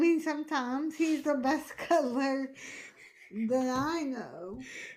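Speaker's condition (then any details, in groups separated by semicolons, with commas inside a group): Hemiplegic cerebral palsy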